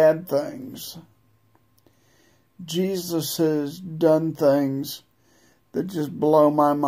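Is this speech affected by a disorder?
Yes: multiple sclerosis; no control over legs.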